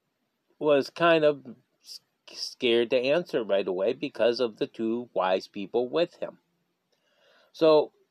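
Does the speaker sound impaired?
No.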